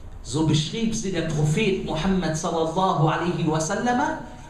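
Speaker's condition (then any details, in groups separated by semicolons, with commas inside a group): No condition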